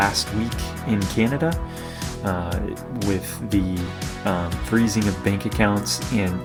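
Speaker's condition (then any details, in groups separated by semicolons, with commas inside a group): No condition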